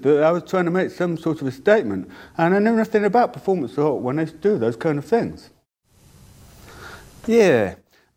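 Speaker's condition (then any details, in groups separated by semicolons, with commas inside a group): Deafness; cannot hear own voice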